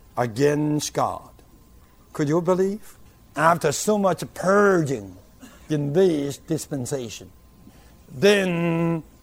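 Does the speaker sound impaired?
No.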